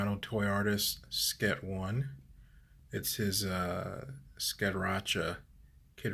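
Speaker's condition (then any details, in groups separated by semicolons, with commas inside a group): No condition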